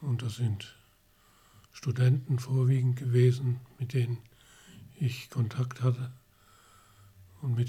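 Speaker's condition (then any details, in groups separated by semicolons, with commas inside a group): Parkinson's disease; Parkinson's disease diagnosed 2 years ago, dopamine-replacement medication; listeners often ask for repetition; less clear articulation, difficulty formulating, insufficient loudness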